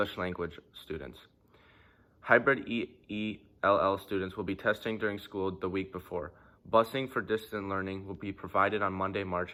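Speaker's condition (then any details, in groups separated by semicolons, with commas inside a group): No condition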